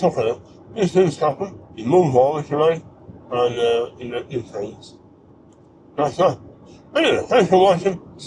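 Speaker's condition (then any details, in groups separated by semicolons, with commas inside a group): Mouth cancer surgery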